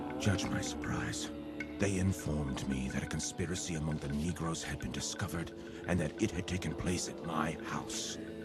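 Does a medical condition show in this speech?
No.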